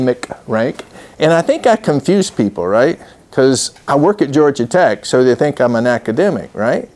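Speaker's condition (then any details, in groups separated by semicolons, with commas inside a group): No condition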